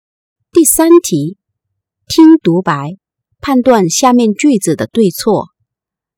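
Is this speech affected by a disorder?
No.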